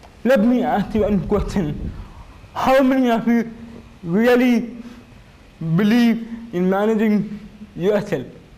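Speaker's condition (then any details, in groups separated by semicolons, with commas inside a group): Cerebral palsy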